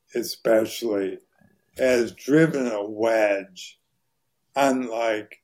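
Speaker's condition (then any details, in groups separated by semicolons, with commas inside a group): ALS; voice very hoarse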